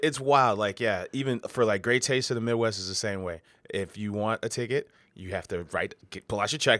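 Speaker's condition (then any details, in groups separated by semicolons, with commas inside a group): No condition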